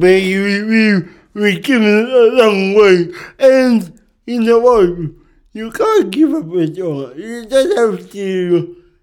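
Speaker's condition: Cerebral palsy; wheelchair user after leg broke

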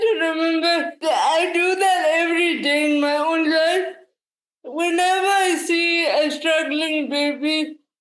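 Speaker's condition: Cerebral palsy, quadriplegic

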